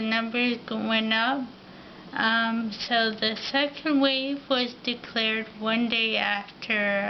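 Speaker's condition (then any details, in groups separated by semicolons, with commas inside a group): Ataxia; affects mouth and tongue coordination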